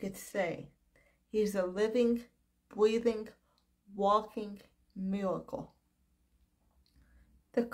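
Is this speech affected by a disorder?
Yes: cerebral palsy; quadriplegic, all four limbs, brain hemorrhage as premature newborn.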